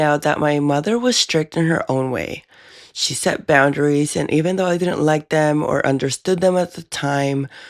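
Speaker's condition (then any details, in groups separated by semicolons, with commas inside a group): No condition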